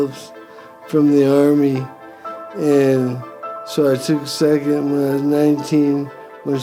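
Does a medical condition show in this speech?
Yes: brain injury; effects began around age 50.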